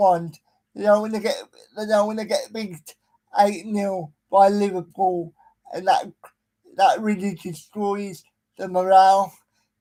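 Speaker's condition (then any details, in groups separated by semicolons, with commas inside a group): Cerebral palsy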